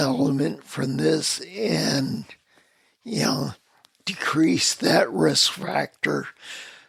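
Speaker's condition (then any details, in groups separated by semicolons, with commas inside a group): Spinocerebellar ataxia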